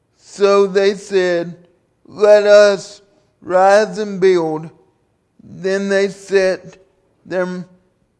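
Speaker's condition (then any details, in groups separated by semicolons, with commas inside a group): Cerebral palsy; from birth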